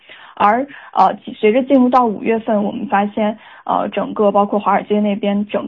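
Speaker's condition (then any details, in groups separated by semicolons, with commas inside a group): No condition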